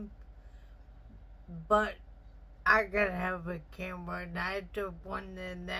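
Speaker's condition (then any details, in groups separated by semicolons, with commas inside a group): Traumatic brain injury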